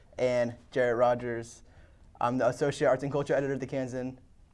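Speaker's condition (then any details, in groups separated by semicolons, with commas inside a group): No condition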